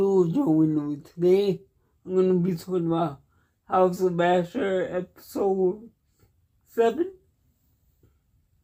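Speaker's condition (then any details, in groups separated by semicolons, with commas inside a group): Cerebral palsy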